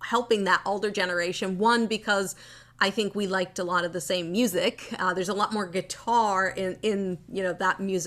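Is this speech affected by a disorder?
No.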